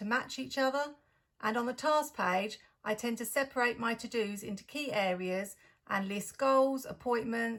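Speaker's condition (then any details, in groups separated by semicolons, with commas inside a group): No condition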